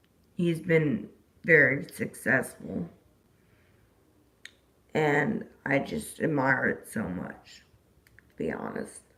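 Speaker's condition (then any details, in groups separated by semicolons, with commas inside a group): Disability causing slurred speech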